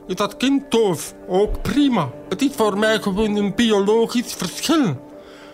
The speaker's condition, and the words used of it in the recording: Deafness. Dat bestaat niet meer, want dankzij een tolk kan ik dingen doen die ik als pratende dove die moet liplezen onmogelijk had kunnen doen.